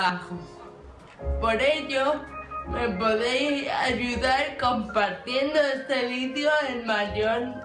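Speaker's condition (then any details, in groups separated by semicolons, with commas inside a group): Cerebral palsy from birth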